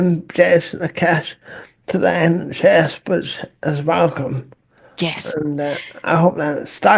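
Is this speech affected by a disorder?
Yes: cerebral palsy; walking always difficult.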